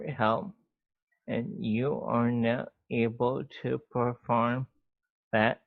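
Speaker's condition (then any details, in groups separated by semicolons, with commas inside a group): MND; ALS; slower speech, speech impediment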